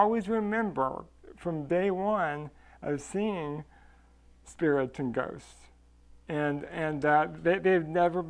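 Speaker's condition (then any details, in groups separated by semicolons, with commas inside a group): Cerebral palsy; from birth, maternal hemorrhage before delivery, non-progressive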